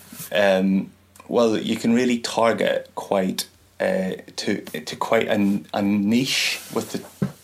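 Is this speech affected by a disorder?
Yes: stammer; stammer since at least school years; member of Maguire Programme for people who stammer, pushes self outside comfort zone; occasional stuttery delivery, long avoided public speaking; here repeated sounds, blocks.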